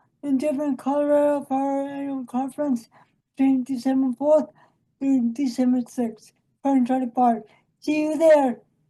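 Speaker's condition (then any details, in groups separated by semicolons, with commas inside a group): Cerebral palsy; from birth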